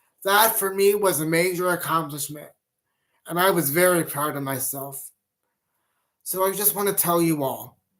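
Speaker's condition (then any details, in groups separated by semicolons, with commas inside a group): Cerebral palsy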